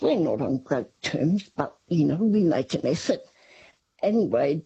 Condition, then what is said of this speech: Parkinson's disease. Her brain sometimes steals all her words.